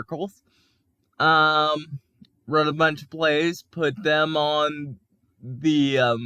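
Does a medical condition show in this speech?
Yes: cerebral palsy; can speak.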